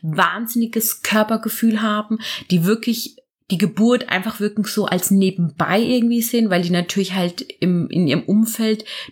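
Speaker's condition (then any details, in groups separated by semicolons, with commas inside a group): No condition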